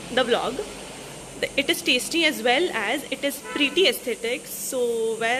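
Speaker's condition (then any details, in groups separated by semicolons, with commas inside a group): No condition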